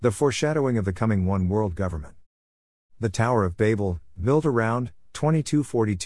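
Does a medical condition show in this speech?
No.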